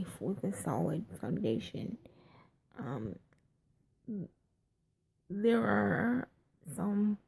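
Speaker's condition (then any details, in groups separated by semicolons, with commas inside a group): Cerebral palsy, triplegia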